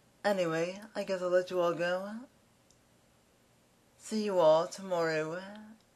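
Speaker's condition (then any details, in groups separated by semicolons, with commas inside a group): Cerebral palsy; speaks fast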